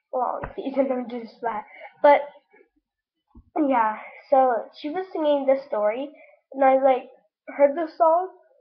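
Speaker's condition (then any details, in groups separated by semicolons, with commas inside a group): No condition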